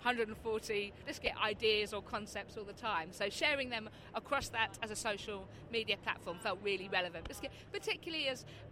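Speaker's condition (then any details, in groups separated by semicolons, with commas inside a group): Tourette's syndrome; neurological condition with involuntary movements and noises; frequent vocal tics throughout interview; involuntary vocal tics interrupting speech, also hedgehog and cats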